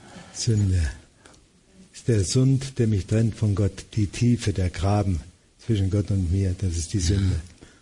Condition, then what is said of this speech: Parkinson's disease. Könnt ihr ein bisschen die Stimme bei ihm ein klein bisschen lauter machen?